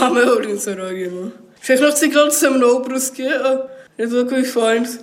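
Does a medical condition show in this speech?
Yes: Down syndrome; congenital, since birth; 20 years old, very sensitive to sound, occasionally uses noise-blocking headphones; pronounces very well, communicates and forms sentences well, talked from around age one, attended speech therapy.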